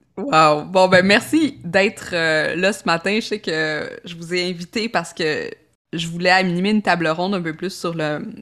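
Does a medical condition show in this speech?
No.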